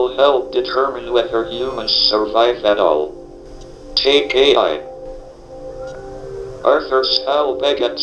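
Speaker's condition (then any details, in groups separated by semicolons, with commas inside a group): ALS, speech-generating device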